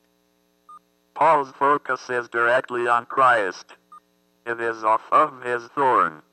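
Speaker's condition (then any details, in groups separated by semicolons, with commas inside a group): Athetoid cerebral palsy; birth oxygen loss over an hour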